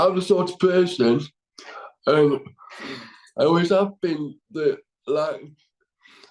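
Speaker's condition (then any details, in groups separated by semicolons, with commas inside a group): Cerebral palsy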